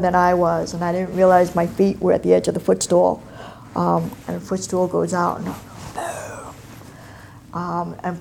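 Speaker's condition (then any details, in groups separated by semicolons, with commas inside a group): Cleft palate and cleft lip; congenital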